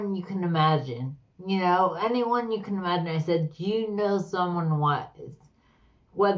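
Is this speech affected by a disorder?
Yes: slurred speech.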